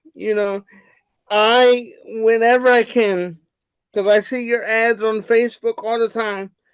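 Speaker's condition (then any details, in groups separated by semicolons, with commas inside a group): Cerebral palsy; wheelchair user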